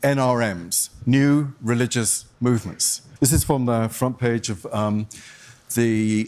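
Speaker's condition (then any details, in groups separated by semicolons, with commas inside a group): No condition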